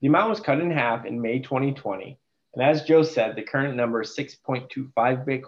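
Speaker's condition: No condition

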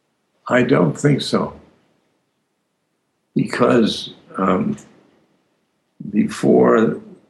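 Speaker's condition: Aphasia after stroke; long silences

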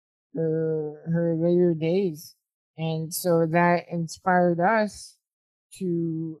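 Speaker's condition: Spinal muscular atrophy type 2

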